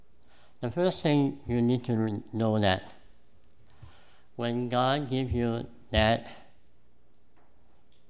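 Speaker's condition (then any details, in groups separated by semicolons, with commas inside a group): Cleft palate; congenital cleft palate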